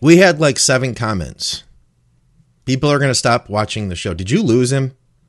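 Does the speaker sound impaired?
No.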